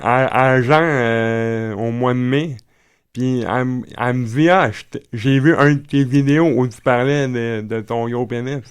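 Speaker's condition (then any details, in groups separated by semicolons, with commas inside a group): Cerebral palsy; from birth, oxygen lack, legs weak, learning difficulties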